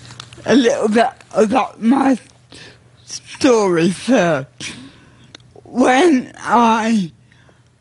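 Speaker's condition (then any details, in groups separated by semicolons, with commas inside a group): Cerebral palsy and multiple sclerosis; cerebral palsy lifelong, multiple sclerosis diagnosed later, increasingly less able to do things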